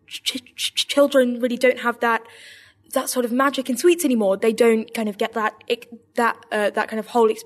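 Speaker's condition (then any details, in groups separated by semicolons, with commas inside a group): Stammer, severe; childhood onset, developed a couple of years after starting sweet business; really bad stammer at onset, could not talk about business then; repeated sounds, blocks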